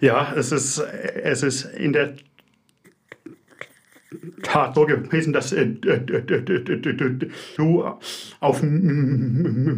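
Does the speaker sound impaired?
Yes: stuttering; developmental, lifelong, possibly inherited, father stuttered, brother fluent, logopedic speech therapy, constant since second grade; blocks alternating with fluent stretches, greeting took nearly 3 minutes, not always eye contact; here blocks.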